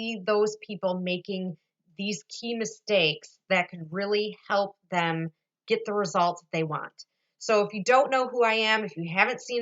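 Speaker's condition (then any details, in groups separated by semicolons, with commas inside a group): No condition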